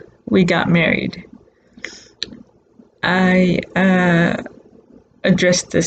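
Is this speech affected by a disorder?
Yes: cerebral palsy.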